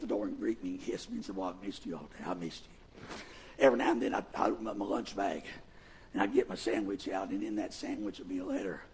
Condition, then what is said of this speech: Vocal cord paralysis. And he said, they don't work as good as the other, but they allow you to speak.